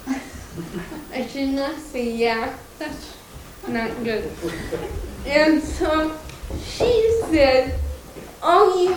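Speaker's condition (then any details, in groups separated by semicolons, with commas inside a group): Cerebral palsy, mild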